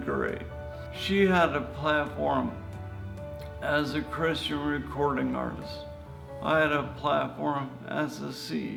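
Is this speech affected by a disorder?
Yes: ALS; recently diagnosed, about 50 years old; throat and facial muscles affected, slurred speech, needs interpreter.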